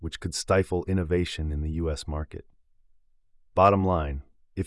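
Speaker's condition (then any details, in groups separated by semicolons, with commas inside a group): No condition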